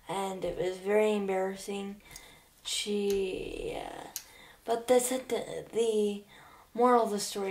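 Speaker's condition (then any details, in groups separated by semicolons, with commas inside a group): Cerebral palsy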